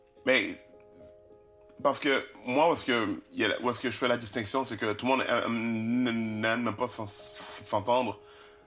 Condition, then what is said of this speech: Stuttering. Je vais prendre le mot qui est le plus facile à dire